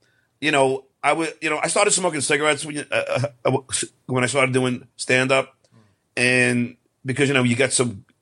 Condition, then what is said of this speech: Stuttering. Like now when I'm on stage, people get pissed I don't stutter.